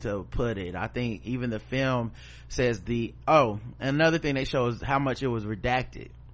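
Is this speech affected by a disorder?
No.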